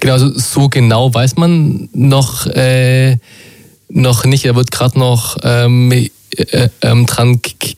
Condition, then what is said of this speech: Stuttering. Aber ist für mich jetzt kein so großes Problem mittlerweile mehr.